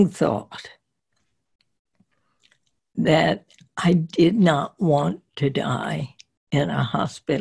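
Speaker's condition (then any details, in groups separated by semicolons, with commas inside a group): Spasmodic dysphonia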